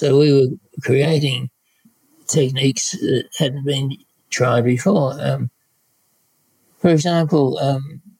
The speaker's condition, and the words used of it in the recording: Parkinson's disease. I you may notice that my voice is a little hesitant and lower volume.